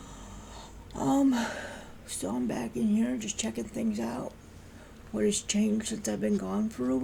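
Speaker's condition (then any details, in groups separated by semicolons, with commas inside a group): Cerebral palsy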